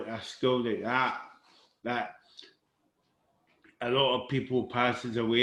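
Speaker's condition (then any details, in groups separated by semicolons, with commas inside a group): Cerebral palsy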